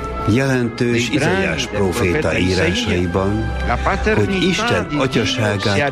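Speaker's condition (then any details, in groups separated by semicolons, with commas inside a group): No condition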